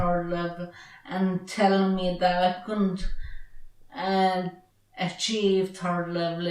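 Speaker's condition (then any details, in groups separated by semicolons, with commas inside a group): Traumatic brain injury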